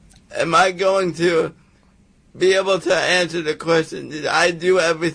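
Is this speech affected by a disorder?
Yes: cerebral palsy; congenital, physical disability, hand visibly affected, unable to play mainstream sports as child, attended Viscardi School; sought better speaking for play-by-play, attended Toastmasters, hired speaking coach.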